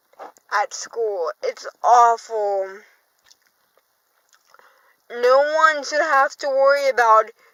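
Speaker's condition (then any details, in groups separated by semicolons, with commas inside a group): Cerebral palsy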